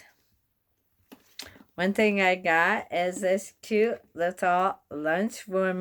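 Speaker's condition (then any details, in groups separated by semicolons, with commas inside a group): Bulbar onset ALS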